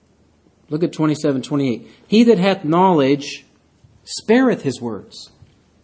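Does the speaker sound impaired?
No.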